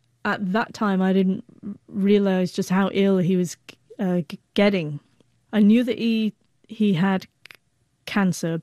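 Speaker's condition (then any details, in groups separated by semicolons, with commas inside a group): Stammering; long hidden, terrified of phone, typing on AOL Instant Messenger felt like artificial fluency; stutters openly, talks freely with strangers at stammering conferences; avoided phone, stuttering encouraged by John, British Stammering Association conferences, now stutters openly; prolonged sounds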